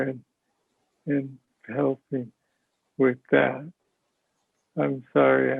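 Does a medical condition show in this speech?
Yes: Parkinson's disease; speech sounds like mush.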